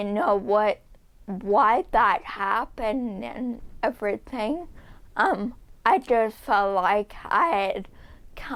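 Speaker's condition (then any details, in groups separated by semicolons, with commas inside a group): Arteriovenous malformation brain injury; non-traumatic, ruptured brain malformation, sudden bleeding; onset age 14, surgery, drug induced coma; had speech therapy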